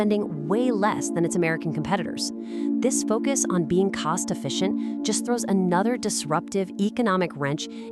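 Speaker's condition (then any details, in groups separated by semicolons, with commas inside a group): No condition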